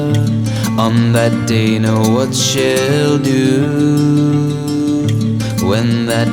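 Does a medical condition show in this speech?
No.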